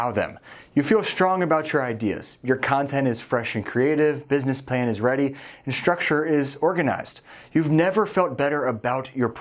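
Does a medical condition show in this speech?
No.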